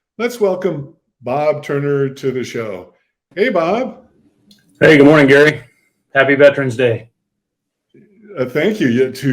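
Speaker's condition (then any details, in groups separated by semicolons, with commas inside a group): No condition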